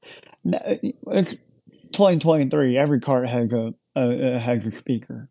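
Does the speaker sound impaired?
Yes: cleft lip and palate; born in Ukraine.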